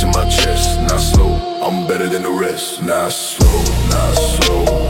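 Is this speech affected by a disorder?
No.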